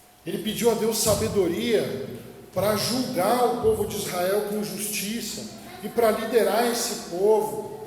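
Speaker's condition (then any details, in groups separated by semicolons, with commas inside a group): No condition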